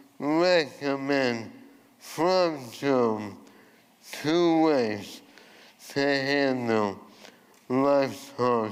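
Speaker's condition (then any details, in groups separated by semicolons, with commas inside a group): ALS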